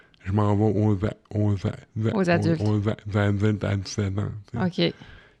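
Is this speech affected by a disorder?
Yes: cerebral palsy.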